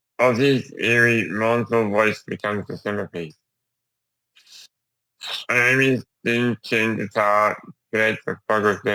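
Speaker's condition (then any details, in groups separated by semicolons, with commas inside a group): Duchenne muscular dystrophy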